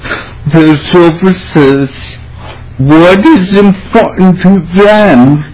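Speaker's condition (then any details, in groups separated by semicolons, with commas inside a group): Cerebral palsy; visible physical disability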